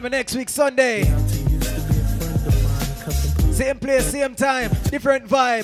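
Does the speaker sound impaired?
No.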